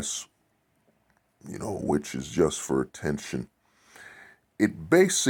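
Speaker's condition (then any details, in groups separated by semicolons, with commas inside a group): No condition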